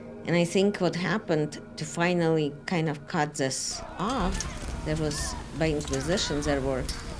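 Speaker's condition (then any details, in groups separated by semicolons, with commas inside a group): No condition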